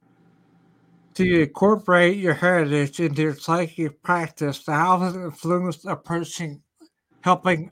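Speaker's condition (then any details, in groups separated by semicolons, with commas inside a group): Cerebellar ataxia; shaky, symptoms before diagnosis, uses small roller when out goose hunting; starting speech therapy and physical therapy next week, occupational therapy mentioned; slurs a bit, voice affected a little, may need to repeat himself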